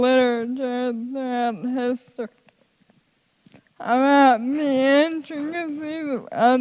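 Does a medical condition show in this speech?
Yes: Friedreich's ataxia.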